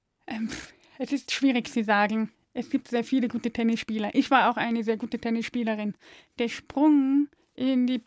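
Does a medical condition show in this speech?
Yes: deafness; deaf since birth, diagnosed by brainstem audiometry, suspected oxygen lack from cord around neck at birth; speaks very clearly, spoken language learned via early intervention, mother, Aachen deaf kindergarten, balloons.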